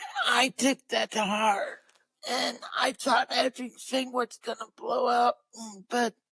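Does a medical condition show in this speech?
Yes: cerebral palsy.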